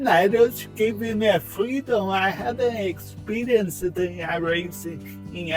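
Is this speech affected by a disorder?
Yes: cerebral palsy.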